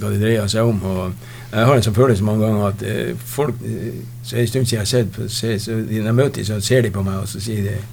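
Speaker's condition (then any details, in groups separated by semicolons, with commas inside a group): Parkinson's disease; about 6-7 years since onset, no family history, not yet advanced; some days with struggling, takes timed medication, does training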